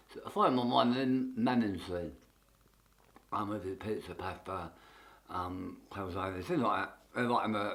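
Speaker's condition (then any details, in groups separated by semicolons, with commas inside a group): Tongue cancer; half tongue removed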